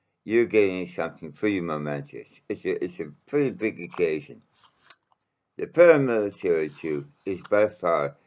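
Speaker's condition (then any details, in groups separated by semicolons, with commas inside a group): Mouth cancer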